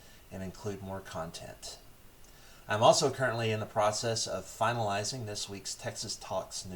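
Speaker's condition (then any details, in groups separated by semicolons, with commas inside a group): No condition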